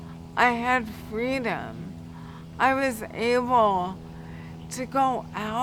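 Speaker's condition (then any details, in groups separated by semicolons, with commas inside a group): Cerebral palsy; affects balance; affects speech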